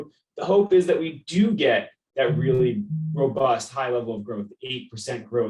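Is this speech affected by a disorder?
No.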